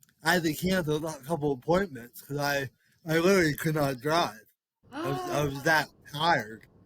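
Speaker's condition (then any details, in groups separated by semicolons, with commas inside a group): Cerebral palsy; speech affected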